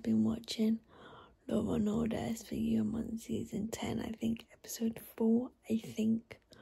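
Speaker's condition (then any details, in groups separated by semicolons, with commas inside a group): Cerebral palsy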